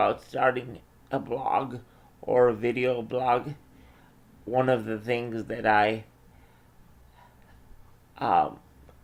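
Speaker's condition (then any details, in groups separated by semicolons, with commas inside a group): Cerebral palsy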